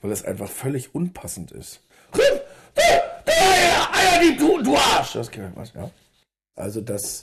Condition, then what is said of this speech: Tourette syndrome. Wenn ich so unterwegs bin oder jetzt hier auch, schicke ich ja meist vorab irgendwie, wenn ich sehe, dass jemand, du Arschloch, Fotze, da guckt.